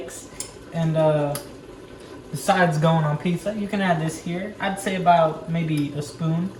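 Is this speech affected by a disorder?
No.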